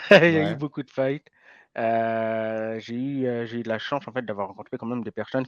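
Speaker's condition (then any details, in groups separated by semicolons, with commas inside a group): Hearing impairment from birth; congenital hearing loss, diagnosed around age 4, lip reading since birth, school to learn spoken French; degenerative hearing loss, may get worse; learned to speak at age 4, slight effect on speech noticeable now and then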